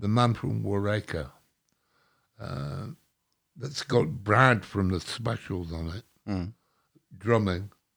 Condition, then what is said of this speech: Stroke. It's because I've had a stroke, not because I'm kind of slurring my words a lot.